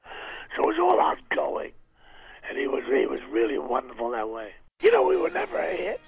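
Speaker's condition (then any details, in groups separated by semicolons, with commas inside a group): Throat cancer, vocal cord removed, partial laryngectomy, right vocal cord removed; left cord trained to reach past midline to stump for sound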